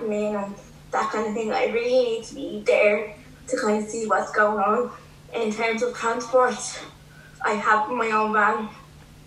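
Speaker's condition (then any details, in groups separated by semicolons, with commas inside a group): Cerebral palsy; cerebral palsy from birth, brain damage, mainly affects movement, intellect unaffected, lifelong power wheelchair user; clear as crystal conversation-wise, controls TV and lights by voice, types fairly well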